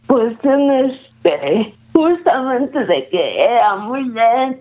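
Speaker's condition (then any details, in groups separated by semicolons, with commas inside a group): Cerebral palsy; walks slowly, no wheelchair, difficulty moving and handling objects, types on standard computer with fingers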